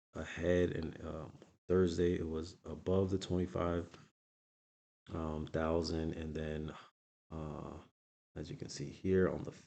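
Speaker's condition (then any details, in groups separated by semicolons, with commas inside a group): No condition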